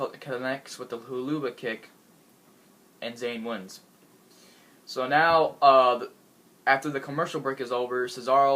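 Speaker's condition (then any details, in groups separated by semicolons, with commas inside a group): No condition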